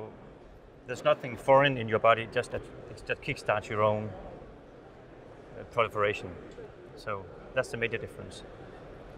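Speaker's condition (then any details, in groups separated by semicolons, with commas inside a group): No condition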